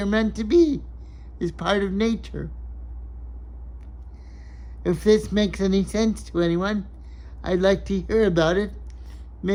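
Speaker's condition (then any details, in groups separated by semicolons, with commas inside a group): Cerebral palsy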